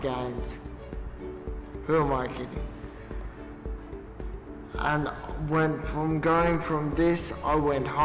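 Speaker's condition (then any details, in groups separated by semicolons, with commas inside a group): Traumatic brain injury; in rehabilitation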